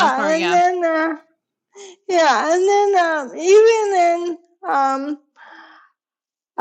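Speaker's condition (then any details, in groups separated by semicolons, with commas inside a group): ALS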